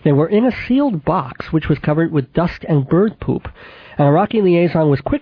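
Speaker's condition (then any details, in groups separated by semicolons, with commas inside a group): Cleft palate with lisp; voice not especially nasal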